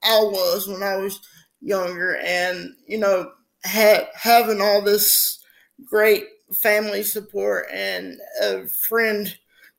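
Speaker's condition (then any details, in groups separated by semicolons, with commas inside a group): Spastic quadriplegic cerebral palsy; cannot move self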